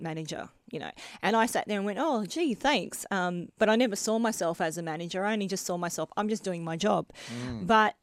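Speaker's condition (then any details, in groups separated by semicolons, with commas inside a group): Bilateral cleft lip and palate; congenital bilateral, lip and palate did not fuse before birth, multiple hospital operations before school age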